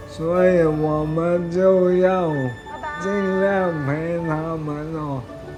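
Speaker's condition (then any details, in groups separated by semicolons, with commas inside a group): Motor neuron disease; affects speech and movement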